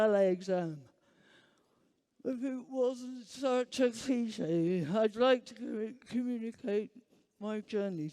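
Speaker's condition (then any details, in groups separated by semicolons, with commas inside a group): Huntington's disease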